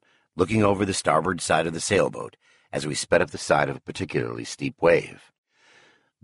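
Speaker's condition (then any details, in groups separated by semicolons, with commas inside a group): No condition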